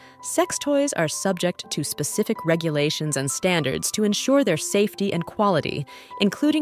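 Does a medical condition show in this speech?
No.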